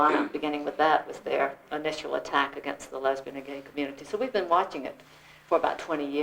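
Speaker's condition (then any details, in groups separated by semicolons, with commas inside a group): No condition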